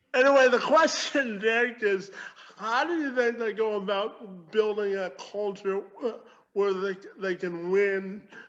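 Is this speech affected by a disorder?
Yes: cerebral palsy; spastic quadriplegic.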